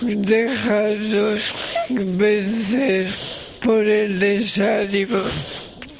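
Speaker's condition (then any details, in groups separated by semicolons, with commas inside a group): ALS, speech-generating device; left side symptoms first, initially attributed to herniated discs, diagnosed 13 years ago, about six months to diagnosis; cannot move any muscle, tilting wheelchair, permanent ventilator, audible labored breathing, always cold; uses special eye-tracking viewer to move tablet mouse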